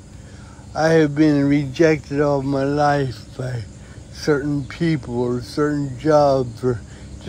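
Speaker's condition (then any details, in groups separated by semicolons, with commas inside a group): Cerebral palsy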